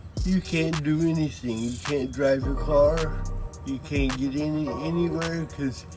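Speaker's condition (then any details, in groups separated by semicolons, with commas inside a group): Cerebral palsy; drinks with straw, cannot lift cup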